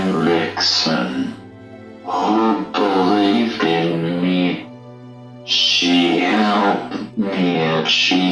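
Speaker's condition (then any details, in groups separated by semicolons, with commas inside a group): ALS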